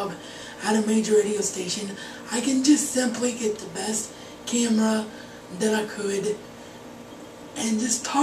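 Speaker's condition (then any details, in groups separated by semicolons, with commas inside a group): Cerebral palsy; wheelchair bound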